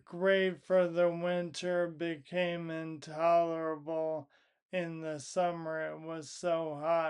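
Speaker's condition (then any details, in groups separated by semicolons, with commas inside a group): Primary lateral sclerosis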